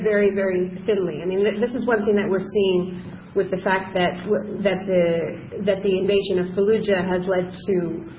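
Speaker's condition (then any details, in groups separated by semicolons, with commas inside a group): No condition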